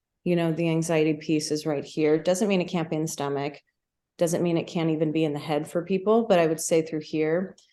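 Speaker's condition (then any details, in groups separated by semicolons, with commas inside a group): No condition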